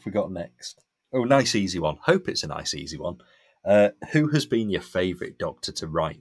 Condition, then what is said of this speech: None; typical speech.